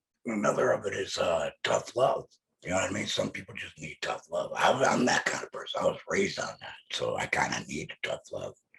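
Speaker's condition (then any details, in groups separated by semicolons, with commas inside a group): Laryngectomy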